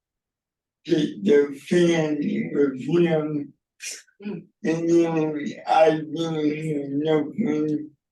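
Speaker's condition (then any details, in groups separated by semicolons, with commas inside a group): Cerebral palsy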